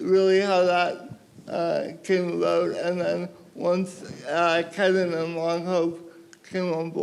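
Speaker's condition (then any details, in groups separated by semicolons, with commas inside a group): Cerebral palsy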